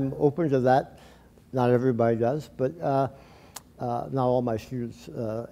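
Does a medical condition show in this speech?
Yes: tongue cancer surgery.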